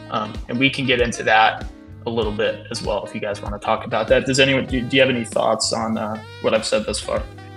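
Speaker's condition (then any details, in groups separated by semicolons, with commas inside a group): No condition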